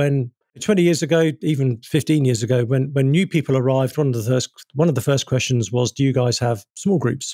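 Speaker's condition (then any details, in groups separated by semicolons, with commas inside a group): No condition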